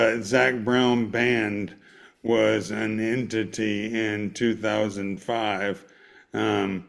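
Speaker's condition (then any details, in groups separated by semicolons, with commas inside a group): ALS; motor neuron disease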